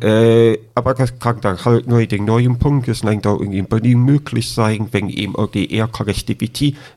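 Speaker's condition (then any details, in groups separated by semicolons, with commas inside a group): Deafness with cochlear implant, congenital deafness; raised orally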